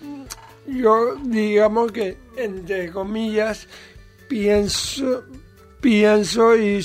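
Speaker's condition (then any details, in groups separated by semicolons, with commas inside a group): Cerebral palsy; present from birth, brain damage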